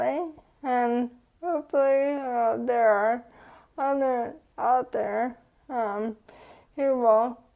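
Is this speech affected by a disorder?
Yes: ALS; affects legs and voice; voice affected and slowing down.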